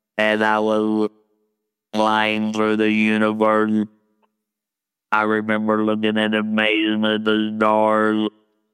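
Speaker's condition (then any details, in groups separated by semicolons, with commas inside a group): Laryngectomy, total laryngectomy with electrolarynx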